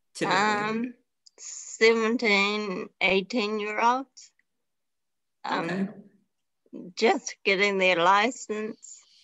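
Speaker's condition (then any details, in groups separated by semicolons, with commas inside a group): Traumatic brain injury; relearned talking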